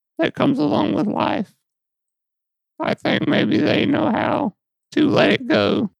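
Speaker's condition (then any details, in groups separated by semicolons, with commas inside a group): Muscular dystrophy; repositioned in bed by mother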